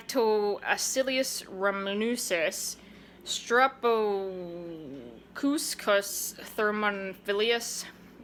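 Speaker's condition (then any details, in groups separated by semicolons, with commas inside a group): No condition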